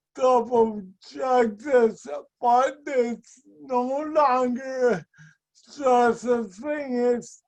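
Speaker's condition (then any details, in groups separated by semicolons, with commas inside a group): Speech and mobility impairment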